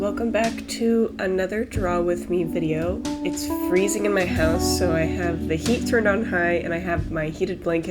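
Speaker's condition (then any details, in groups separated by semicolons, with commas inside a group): No condition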